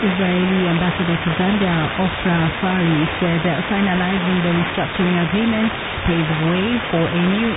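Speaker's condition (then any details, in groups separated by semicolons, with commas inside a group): No condition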